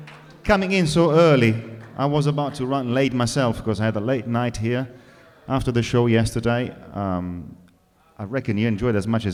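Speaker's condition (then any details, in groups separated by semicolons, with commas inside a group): No condition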